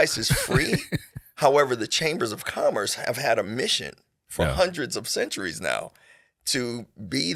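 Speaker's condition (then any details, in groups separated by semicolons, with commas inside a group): No condition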